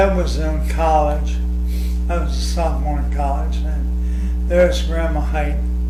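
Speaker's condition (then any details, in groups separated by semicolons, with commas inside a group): ALS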